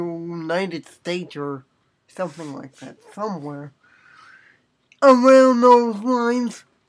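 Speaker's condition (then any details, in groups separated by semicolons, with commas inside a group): Cerebral palsy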